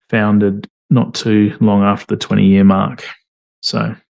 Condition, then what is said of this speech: No condition.